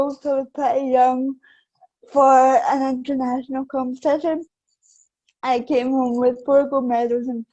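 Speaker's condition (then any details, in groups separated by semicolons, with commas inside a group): Cerebral palsy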